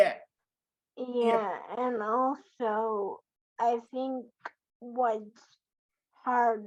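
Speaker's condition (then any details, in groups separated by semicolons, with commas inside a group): Cerebral palsy quadriplegia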